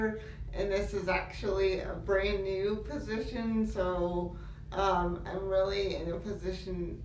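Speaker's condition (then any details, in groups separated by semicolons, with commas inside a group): Cerebral palsy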